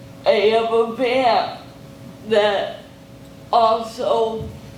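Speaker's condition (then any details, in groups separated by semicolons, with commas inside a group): Cerebral palsy; very involved case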